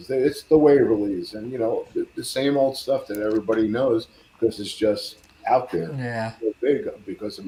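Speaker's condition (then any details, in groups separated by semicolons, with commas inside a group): No condition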